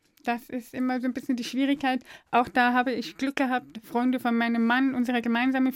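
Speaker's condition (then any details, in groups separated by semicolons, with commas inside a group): Deafness; deaf since birth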